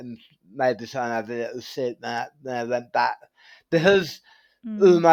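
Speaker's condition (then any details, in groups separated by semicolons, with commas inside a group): Tongue cancer surgery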